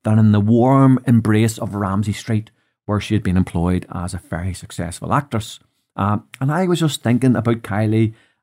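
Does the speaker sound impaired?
No.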